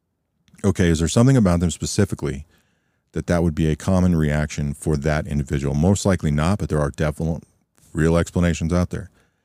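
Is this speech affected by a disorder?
No.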